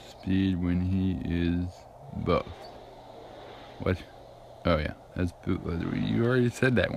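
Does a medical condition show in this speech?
Yes: cerebral palsy; affects gait and walking.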